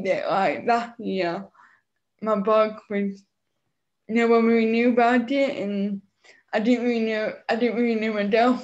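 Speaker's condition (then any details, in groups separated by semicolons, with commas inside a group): Cerebral palsy; affects all four limbs and speech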